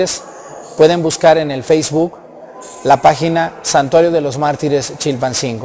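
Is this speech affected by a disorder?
No.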